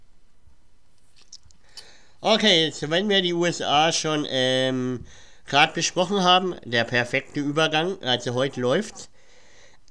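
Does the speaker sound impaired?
Yes: cleft palate; cleft palate present since childhood, speech impediment; says cannot pronounce country name Guatemala because of cleft palate.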